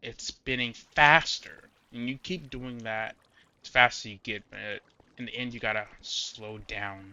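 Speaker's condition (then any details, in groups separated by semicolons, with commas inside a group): No condition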